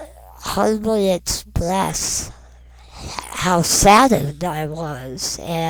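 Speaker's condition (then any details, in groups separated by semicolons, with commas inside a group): Non-progressive muscular dystrophy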